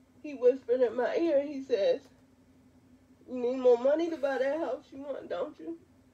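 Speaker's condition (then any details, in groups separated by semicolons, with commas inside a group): Quadriplegic cerebral palsy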